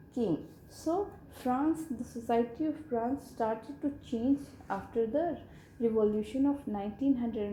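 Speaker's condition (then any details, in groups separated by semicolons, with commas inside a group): No condition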